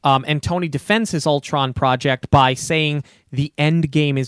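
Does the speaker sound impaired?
No.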